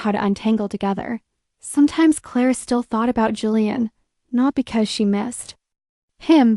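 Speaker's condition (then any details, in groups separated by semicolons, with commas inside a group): No condition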